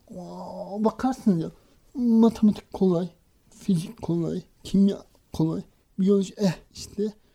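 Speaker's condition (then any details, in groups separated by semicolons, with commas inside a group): Cerebral palsy; no speech or walking until age 6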